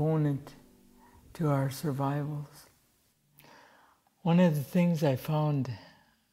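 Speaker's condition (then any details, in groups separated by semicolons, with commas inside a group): Cerebral palsy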